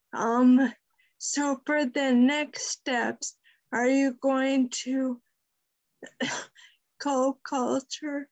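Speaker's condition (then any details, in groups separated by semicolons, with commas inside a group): Friedreich's ataxia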